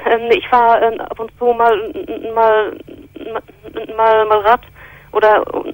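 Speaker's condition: Stuttering; stuttering since starting to speak, primary-school speech therapy, special school, Bonn technique then relapse, stopped; no current therapy, renewed speech therapy suggested; mild stutter, relatively fluent per host, quite nervous on call; repeated words, prolonged sounds

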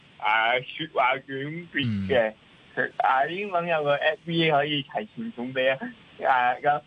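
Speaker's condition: Cerebral palsy; hand and hand muscle control somewhat impaired, not very dexterous; mouth muscles affected

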